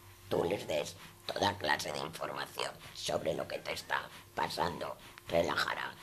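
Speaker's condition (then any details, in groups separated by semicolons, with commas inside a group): Total laryngectomy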